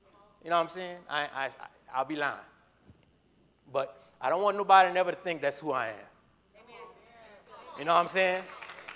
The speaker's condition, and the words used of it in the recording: None; typical speech.